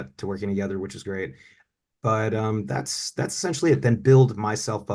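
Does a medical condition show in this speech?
No.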